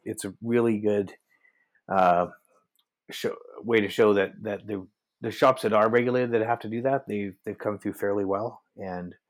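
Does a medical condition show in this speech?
No.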